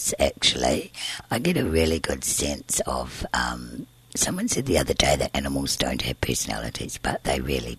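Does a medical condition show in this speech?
Yes: tracheostomy and scarred vocal cord, laryngeal cysts, surgical vocal cord scarring; congenital laryngeal cysts, tracheostomy 3 weeks to 15, reinserted 18, cyst surgery 20 Green Lane Hospital; voice sounds different, presses on tracheostomy tube, later surgery left voiceless eight months, used voice machine.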